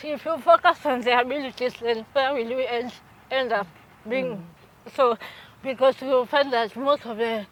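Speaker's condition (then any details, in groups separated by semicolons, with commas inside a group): Cerebral palsy; from birth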